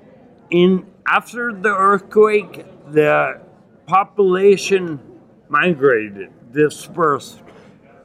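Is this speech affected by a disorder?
Yes: acquired ataxia with dysarthria; Lance-Adams syndrome, contaminated-jacuzzi Legionnaires' pneumonia, 12-day induced coma, brain damage, myoclonus, onset age 39; daily poor balance and hand coordination, told no cure or medication; difficult articulation, speaking feels like elephant on chest, gets winded, bites tongue 2-3 times daily.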